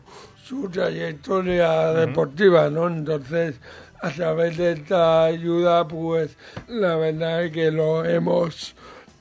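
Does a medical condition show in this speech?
Yes: cerebral palsy, mild.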